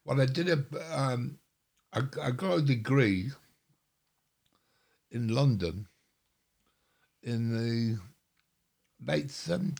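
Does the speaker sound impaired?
Yes: stroke, mini stroke; slurring words a lot, people think drunk.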